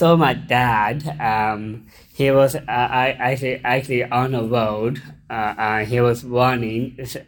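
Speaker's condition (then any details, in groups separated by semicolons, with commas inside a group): Down syndrome; intellectual disability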